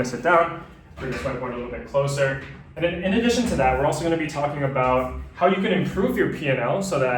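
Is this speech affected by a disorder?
No.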